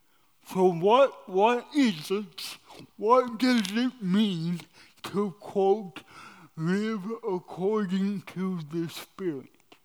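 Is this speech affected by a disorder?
Yes: cerebral palsy.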